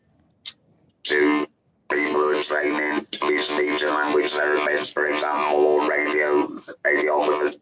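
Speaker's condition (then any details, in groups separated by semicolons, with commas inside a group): Laryngectomy; laryngectomy for larynx cancer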